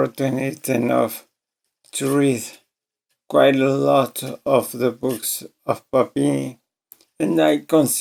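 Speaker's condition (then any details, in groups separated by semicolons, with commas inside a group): ALS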